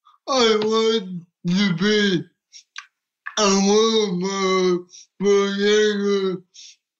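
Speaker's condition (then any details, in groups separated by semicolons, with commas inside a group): Cerebral palsy; short simple sentences, manager Sean Morris repeats and rephrases answers for listeners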